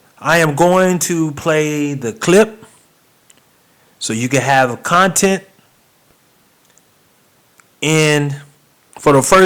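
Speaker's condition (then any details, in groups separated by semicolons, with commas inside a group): No condition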